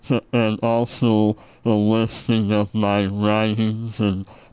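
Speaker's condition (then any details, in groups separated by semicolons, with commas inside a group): Treacher Collins syndrome; congenital genetic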